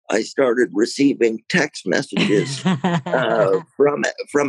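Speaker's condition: Cerebral palsy, mild

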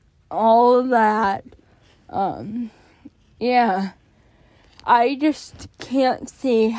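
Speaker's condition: Cerebral palsy; born addicted

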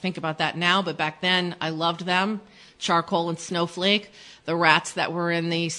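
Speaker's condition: No condition

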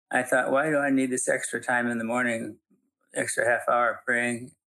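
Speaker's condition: Parkinson's; still teaching and speaking publicly

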